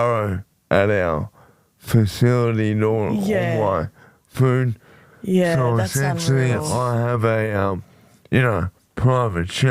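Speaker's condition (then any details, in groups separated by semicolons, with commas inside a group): Motor neurone disease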